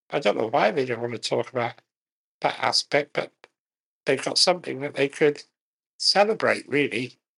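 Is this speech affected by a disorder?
Yes: muscular dystrophy; very slowly progressive muscular dystrophy, severe physical disability, relies on voice control of devices; can just about speak, effortful enunciation, limited breath, uses fewest words to conserve breath.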